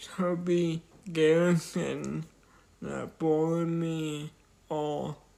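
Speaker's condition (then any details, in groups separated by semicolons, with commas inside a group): Cerebral palsy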